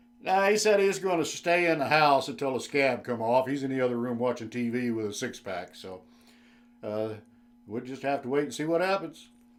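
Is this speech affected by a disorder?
No.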